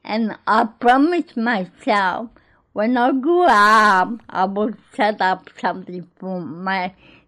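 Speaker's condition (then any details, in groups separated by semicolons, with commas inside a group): Cerebral palsy; speech problems when young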